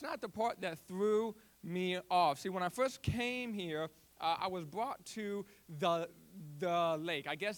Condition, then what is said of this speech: Stuttering. How much more confident could I be to preach your word if I didn't have this speech impediment?